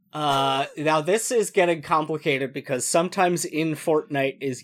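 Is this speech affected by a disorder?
No.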